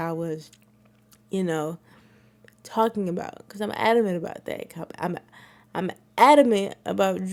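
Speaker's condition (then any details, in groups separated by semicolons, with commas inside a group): Cerebral palsy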